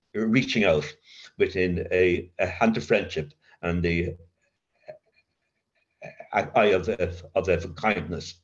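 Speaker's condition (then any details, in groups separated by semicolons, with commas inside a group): Covert stutter; severe childhood stutter, linked to adverse childhood experience, child guidance clinic, worse with teacher's punishment, covert since sobriety; still gets occasional blocks, uses voice as main working tool; stutters in mind more than aloud, avoids feared words, voice never feels own; repeated words, blocks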